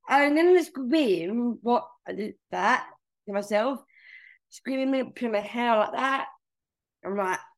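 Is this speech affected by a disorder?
Yes: Down syndrome; from birth, major heart surgery at 5 months old.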